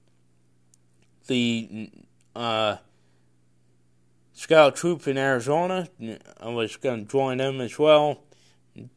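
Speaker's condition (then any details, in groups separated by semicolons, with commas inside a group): Cerebral palsy; congenital, no known medical cause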